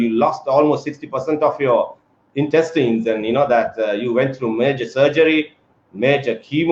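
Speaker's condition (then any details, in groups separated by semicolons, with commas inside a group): No condition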